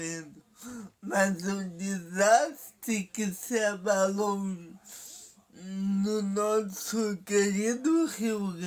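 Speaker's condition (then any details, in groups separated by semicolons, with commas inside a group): Paralysis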